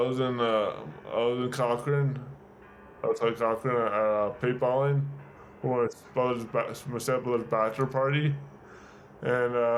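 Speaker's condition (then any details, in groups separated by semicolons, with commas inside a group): Severe brain injury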